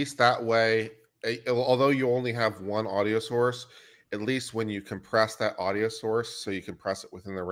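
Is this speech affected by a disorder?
No.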